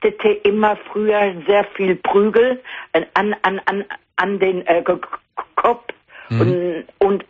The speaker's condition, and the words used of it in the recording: Stuttering. Sehr schönen guten Morgen, Domina. Ich rufe an, weil ich nicht so flüssig reden kann.